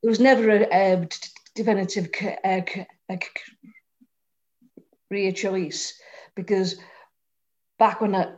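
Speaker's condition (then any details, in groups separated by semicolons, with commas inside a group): Stammer; stammer since childhood, speech therapy at age 13 with other boys, covert stuttering earlier in working life; adult, stammers openly, adult speech and language therapy, discloses stutter on phone when nervous; stutter obvious when introducing own name, silences or pauses; repeated sounds, prolonged sounds, blocks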